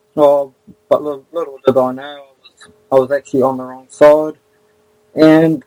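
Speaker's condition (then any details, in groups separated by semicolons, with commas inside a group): Stutter; sometimes takes a while to get words out; repeated sounds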